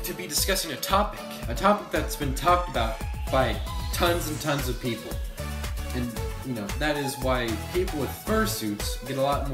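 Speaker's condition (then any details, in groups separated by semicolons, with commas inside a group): No condition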